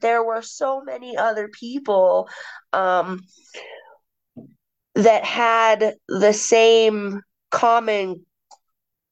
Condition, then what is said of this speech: Stuttering. I don't necessarily mind that I have a stutter, but there are times when it's so hard that I can't even speak.